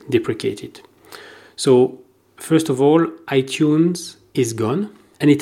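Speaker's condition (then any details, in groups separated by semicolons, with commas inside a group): No condition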